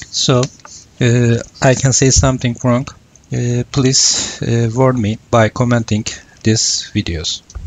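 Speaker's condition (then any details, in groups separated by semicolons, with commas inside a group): No condition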